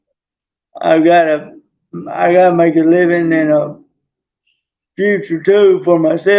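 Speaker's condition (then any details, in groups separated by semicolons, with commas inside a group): Traumatic brain injury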